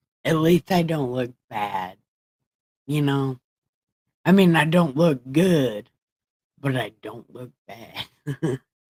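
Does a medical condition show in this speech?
Yes: brain injury.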